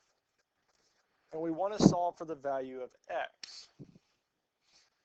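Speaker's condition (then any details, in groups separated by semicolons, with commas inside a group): No condition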